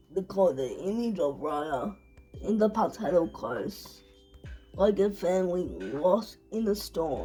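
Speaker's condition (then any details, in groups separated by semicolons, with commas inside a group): Cerebral palsy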